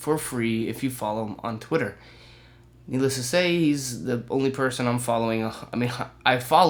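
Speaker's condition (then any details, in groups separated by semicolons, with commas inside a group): No condition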